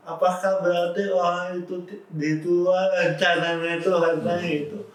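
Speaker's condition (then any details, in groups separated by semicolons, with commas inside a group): Cerebral palsy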